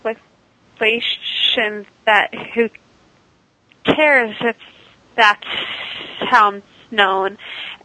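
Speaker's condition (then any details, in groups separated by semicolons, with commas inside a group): Stuttering; device cuts stuttering about 95%, still stutters at sentence onset, worse around unfamiliar people, sometimes avoids talking; prolonged sounds, blocks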